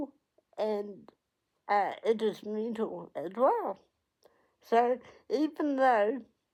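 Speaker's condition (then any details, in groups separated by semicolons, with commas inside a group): Cerebral palsy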